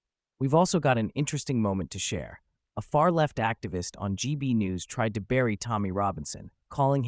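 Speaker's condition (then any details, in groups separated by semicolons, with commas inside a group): No condition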